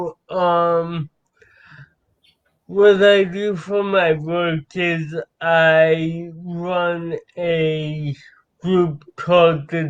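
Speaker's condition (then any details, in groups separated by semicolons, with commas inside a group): Cerebral palsy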